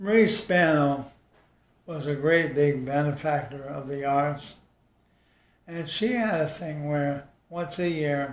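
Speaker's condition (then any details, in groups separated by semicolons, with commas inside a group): ALS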